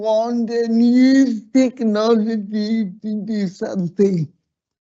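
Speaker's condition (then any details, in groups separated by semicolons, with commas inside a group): Slurred speech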